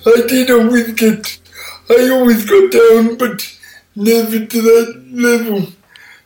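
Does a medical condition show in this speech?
Yes: cerebral palsy; speech impairment.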